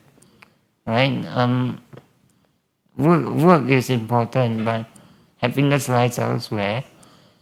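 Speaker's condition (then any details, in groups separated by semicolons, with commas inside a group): Spinal muscular atrophy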